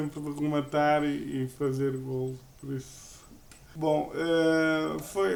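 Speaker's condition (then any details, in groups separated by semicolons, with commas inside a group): Cerebral palsy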